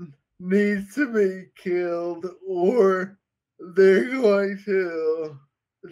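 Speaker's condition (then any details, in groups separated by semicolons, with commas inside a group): Friedreich's ataxia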